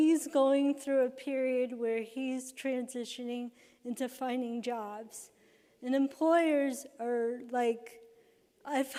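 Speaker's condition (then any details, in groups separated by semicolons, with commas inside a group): Cerebral palsy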